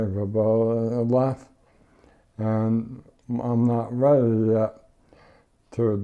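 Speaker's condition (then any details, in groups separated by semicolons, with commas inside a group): ALS; losing respiratory function, mucus blocking airway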